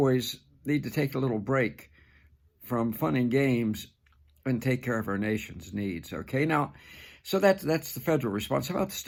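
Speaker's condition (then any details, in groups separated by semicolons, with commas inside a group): No condition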